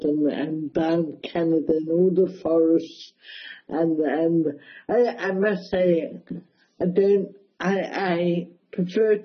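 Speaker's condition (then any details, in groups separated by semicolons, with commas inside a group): Cerebral palsy, mild; speech affected a bit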